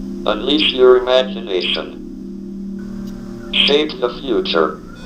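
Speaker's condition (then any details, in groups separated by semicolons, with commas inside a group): ALS, speech-generating device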